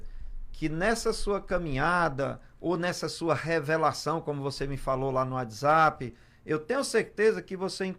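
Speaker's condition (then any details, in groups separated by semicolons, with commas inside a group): No condition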